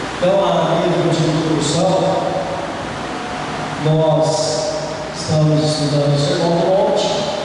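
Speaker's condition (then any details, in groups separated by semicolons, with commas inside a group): No condition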